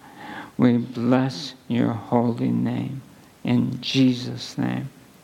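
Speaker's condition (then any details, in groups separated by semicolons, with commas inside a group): ALS; at least a couple of months since diagnosis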